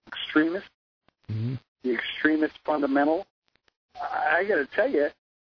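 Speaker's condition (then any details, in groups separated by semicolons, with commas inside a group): No condition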